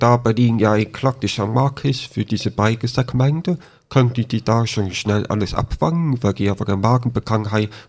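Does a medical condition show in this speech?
Yes: deafness with cochlear implant, congenital deafness; hardly spoke before implant, 3-4 years relearning speech and hearing, raised orally, no sign language.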